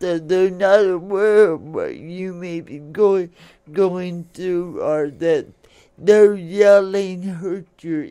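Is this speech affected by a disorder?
Yes: cerebral palsy; speech affected.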